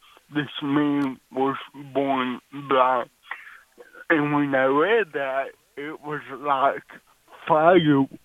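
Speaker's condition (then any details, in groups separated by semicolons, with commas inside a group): Cerebral palsy; cerebral palsy from birth, 32 years since onset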